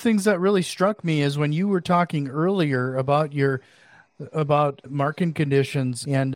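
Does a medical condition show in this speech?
No.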